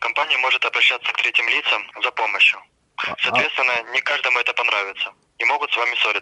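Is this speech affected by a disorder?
No.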